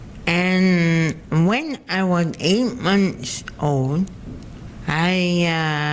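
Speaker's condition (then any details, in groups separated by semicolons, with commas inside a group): Acquired brain injury; car accident at eight months old; had speech therapy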